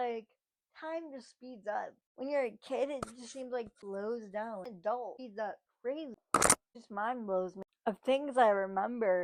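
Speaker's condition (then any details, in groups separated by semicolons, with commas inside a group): Cerebral palsy, spastic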